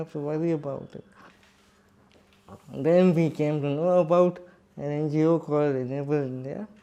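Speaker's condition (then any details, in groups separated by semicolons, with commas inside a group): Cerebral palsy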